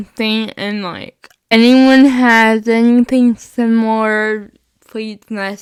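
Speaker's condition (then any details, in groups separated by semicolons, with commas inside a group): Spastic cerebral palsy, mixed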